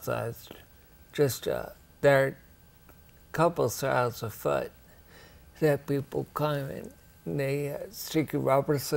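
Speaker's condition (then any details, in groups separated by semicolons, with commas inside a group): Ataxia; rare, progressive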